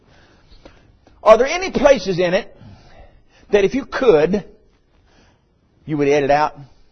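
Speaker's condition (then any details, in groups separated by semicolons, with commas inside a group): No condition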